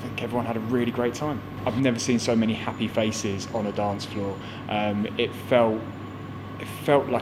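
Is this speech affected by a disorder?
No.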